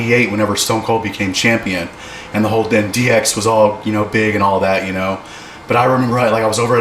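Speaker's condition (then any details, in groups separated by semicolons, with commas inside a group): No condition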